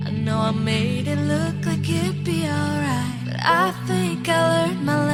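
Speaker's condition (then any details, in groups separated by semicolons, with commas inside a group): No condition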